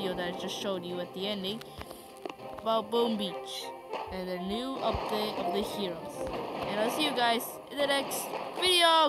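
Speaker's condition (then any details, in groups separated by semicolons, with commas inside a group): No condition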